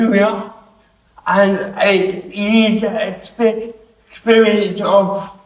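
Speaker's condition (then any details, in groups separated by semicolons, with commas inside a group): Cerebral palsy; affects hands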